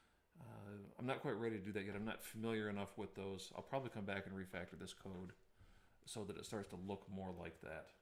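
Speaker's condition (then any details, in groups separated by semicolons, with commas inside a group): No condition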